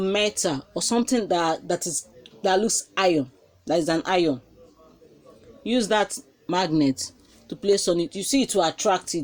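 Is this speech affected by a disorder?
No.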